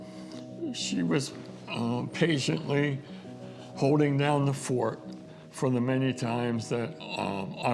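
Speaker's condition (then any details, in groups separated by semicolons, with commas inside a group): ALS; diagnosed almost two years ago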